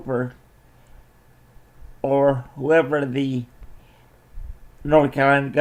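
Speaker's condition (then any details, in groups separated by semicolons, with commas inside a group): Cerebral palsy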